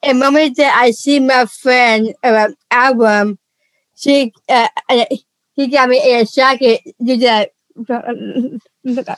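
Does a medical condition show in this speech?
Yes: Down syndrome; congenital, sleep apnea now in remission, no longer uses CPAP mask.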